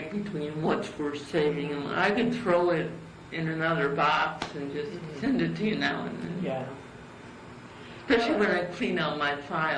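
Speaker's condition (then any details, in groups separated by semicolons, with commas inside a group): Cerebral palsy; from birth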